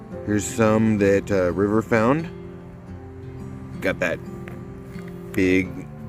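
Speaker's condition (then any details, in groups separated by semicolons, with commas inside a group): No condition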